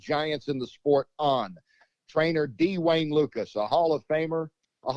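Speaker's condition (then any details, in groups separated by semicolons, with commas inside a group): No condition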